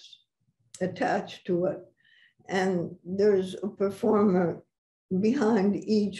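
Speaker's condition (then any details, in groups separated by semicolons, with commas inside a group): Parkinson's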